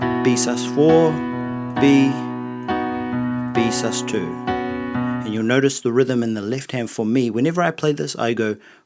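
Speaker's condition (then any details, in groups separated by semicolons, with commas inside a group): No condition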